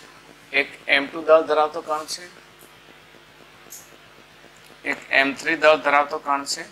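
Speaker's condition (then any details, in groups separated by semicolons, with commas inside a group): No condition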